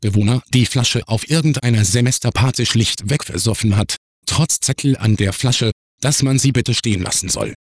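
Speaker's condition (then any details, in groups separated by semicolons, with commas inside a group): No condition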